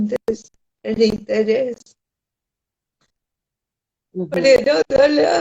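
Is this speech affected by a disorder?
Yes: cerebral palsy.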